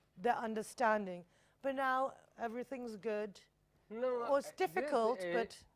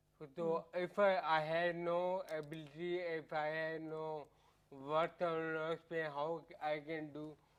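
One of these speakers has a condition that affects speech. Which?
The second: ataxia; about a decade since onset, walking affected; speech disturbed, slurring mistaken for drunkenness.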